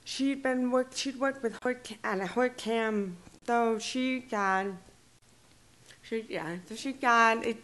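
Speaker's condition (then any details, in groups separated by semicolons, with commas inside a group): Deaf and hard of hearing; hearing aid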